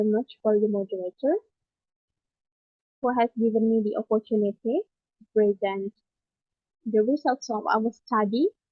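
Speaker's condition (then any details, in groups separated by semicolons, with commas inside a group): No condition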